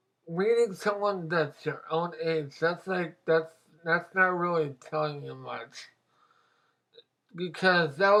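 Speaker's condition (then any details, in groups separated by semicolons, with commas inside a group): Mobius syndrome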